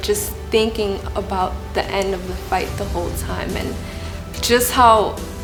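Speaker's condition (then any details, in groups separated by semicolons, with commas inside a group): No condition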